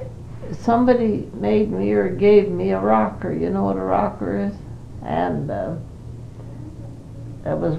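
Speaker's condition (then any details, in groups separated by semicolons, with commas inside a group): Parkinson's disease; Parkinson's for 5 years, not very able to do much; 5 years since onset, cannot live alone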